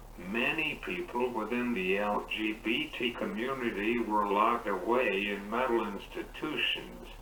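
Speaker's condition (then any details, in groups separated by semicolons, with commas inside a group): Cerebral palsy; uses wheelchair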